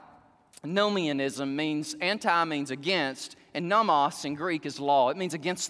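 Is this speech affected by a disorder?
No.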